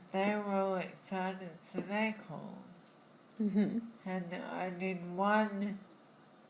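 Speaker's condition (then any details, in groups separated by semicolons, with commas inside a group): Friedreich's ataxia; diagnosed in childhood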